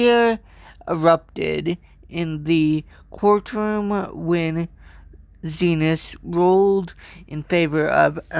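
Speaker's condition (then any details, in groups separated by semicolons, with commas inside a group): Cerebral palsy; from birth, walks with walker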